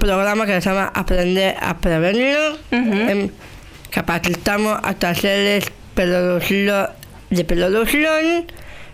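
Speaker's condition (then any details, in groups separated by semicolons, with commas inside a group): Down syndrome; with intellectual disability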